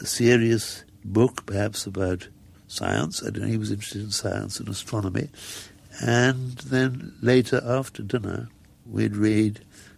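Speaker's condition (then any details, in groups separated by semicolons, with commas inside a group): Muscular dystrophy; progressive, wheelchair user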